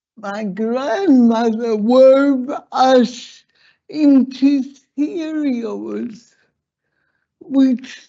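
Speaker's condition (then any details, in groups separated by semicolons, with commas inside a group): Slurred speech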